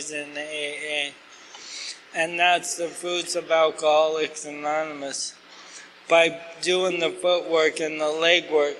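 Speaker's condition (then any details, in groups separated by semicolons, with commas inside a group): ALS; no medication, no therapies; asked to talk slower, clearer, losing voice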